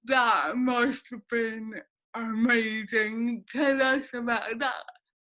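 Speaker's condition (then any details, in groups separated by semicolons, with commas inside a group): Cerebral palsy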